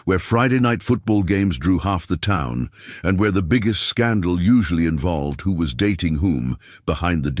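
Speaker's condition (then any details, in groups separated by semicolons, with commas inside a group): No condition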